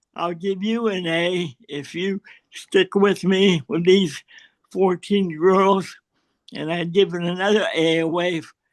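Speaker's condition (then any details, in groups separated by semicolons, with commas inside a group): Cerebral palsy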